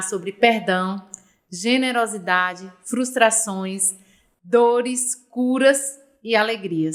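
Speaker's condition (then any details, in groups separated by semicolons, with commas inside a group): No condition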